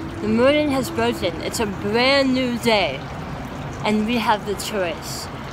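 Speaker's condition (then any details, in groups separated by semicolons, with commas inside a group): Hemi-glossectomy for oral cancer, hemiglossectomy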